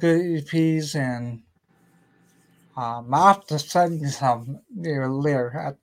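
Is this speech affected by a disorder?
Yes: cerebellar ataxia; shaky, symptoms before diagnosis, uses small roller when out goose hunting; starting speech therapy and physical therapy next week, occupational therapy mentioned; slurs a bit, voice affected a little, may need to repeat himself.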